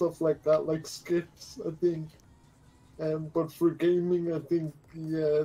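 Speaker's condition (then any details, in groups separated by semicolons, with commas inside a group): Quadriplegic cerebral palsy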